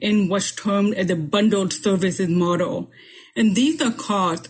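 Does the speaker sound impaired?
Yes: profound deafness; 98% hearing loss, grew up with hearing aids, cochlear implant candidate; uses hearing aids, lip reads, closed captioning on screen during this virtual talk; speaks well per others, about 10 years of speech therapy, makes sense of auditory cues.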